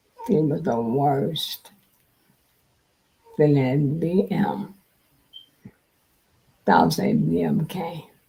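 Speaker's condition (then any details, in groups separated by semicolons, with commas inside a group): Multiple sclerosis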